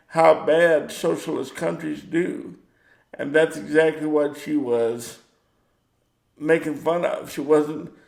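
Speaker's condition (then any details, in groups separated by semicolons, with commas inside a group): Cerebral palsy; power wheelchair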